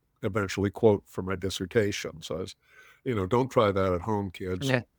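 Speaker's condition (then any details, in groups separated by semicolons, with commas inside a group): No condition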